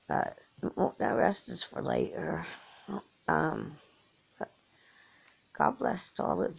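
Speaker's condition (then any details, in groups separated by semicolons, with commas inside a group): Cerebral palsy; from birth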